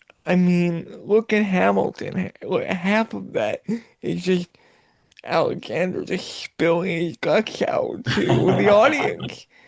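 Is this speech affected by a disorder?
Yes: cerebral palsy.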